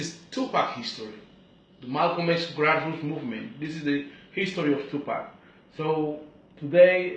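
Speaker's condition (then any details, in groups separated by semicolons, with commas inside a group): No condition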